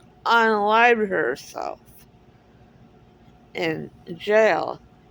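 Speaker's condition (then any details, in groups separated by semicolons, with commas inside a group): Cerebral palsy; speaks differently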